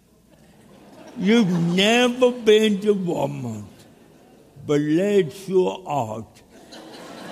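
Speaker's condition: Cerebral palsy; speech impediment

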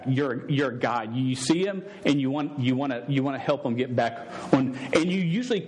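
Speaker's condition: Stuttering; says words would come out all wrong and different if he tried witnessing speech; repeated sounds, repeated words

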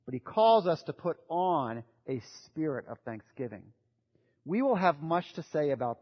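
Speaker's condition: No condition

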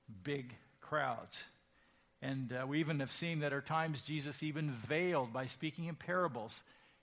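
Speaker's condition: No condition

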